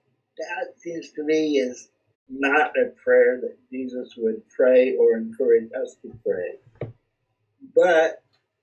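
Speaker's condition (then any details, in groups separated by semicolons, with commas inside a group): Cerebral palsy; speech not affected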